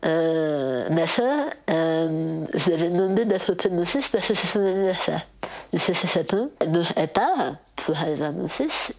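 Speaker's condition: Total glossectomy; base of tongue cancer, ventilator via tracheostomy, temporary laryngectomy

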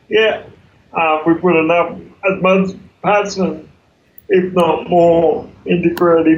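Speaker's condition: Cerebral palsy; congenital, wheelchair user

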